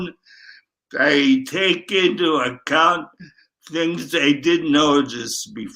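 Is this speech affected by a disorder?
Yes: traumatic brain injury, ataxic.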